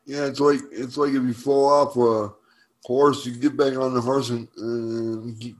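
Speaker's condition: Cerebral palsy; uses wheelchair for mobility

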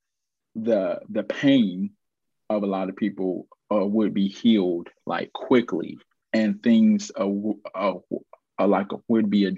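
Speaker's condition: Stuttering; lifelong stutter, aware of it from about age 4; still stutters, speaks on stage, gave TEDx Charlotte talk, speaking coach Naeem; once felt unable to make sales or phone calls; repeated sounds, blocks

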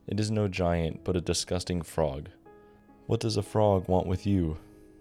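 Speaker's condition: No condition

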